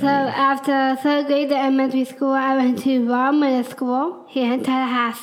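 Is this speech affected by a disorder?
Yes: Down syndrome; congenital, extra chromosome, low muscle tone, could not speak or walk early in childhood, constant therapies; ongoing speech class, attended since childhood; speaking among more difficult things, way of talking might seem weird.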